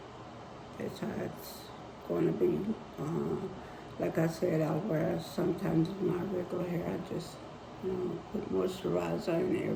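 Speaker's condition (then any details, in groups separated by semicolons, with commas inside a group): Spinal neurosarcoidosis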